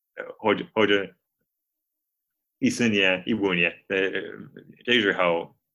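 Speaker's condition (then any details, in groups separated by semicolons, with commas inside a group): Stuttering; childhood stutter, fluency shaping in primary and middle school, stopped in high school, later avoidance reduction therapy; aims to stutter openly with forward-moving speech, no hard blocks or techniques to hide stutter; repeated sounds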